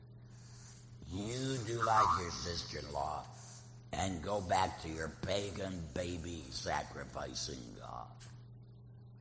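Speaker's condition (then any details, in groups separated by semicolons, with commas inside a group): Laryngectomy, voice prosthesis; prior radiation and chemotherapy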